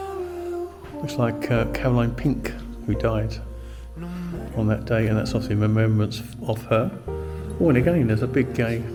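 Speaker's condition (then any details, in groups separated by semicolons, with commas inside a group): No condition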